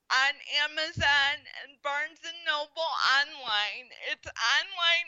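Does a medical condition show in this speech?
Yes: spastic quadriplegic cerebral palsy; diagnosed at one year, believed caused by stroke shortly after birth, power wheelchair, walks with walker.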